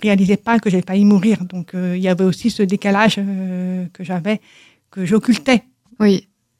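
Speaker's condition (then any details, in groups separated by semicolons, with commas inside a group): Deafness from birth; congenital, right-ear hearing aid from age 2.5 to 3, left ear hears nothing, left aid refused; no sound without aid, lip-reading needed, high sounds too loud, aids switched off in noisy streets; learned to speak through many speech therapy sessions, speech does not reveal deafness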